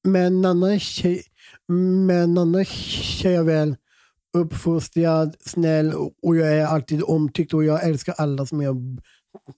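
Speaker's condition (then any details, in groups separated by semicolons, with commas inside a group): Down syndrome; present from birth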